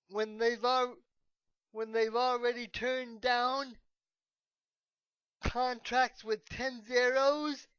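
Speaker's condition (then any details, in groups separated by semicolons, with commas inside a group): Cerebral palsy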